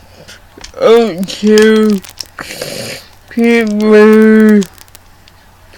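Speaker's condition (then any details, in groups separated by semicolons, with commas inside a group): Cerebral palsy; slurred speech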